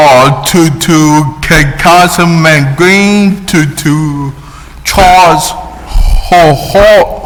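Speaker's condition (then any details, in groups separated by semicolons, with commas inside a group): Cerebral palsy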